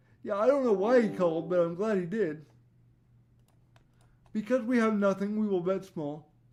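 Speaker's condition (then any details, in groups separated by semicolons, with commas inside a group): Cerebral palsy; voice tone sometimes odd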